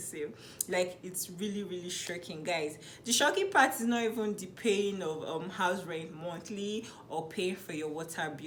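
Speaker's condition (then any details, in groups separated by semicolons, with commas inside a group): No condition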